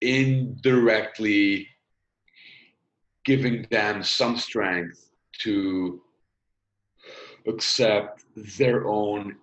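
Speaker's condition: Stutter; stutter from young age, intensified in teenage years; audible stutter now, unusual sound, listeners react with surprise, confusion or discomfort; prolonged sounds, blocks

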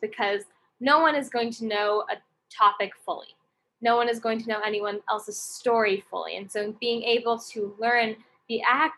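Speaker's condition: No condition

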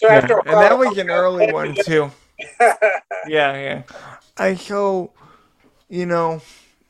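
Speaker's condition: Cerebral palsy; wheelchair user

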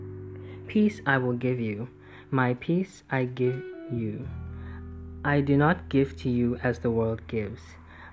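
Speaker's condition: No condition

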